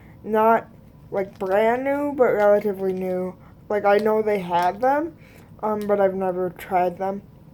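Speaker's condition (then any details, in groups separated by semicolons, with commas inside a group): Cerebral palsy; both hands affected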